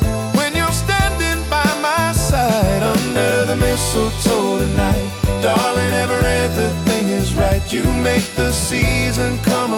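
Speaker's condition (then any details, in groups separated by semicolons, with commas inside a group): No condition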